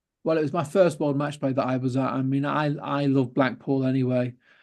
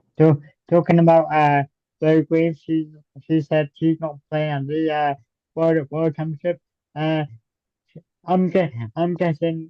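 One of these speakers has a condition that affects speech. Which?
The second: cerebral palsy.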